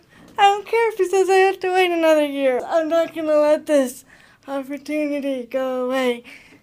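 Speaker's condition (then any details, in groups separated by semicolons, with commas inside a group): Cerebral palsy; congenital, wheelchair user since birth, high-tech power wheelchair, arms slightly waver, continuous subtle head movement; receives therapy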